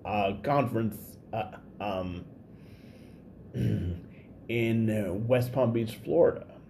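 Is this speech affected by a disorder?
Yes: stuttering; formerly covert stuttering, brief group therapy as a teenager; used to forewarn listeners of stutter, no longer masks stutter, stutters more under time pressure; here blocks.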